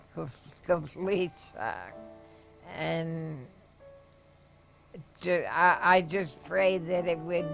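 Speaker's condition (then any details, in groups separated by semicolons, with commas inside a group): Parkinson's; developed after earlier mental illness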